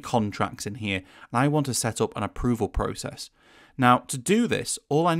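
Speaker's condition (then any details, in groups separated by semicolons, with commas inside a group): No condition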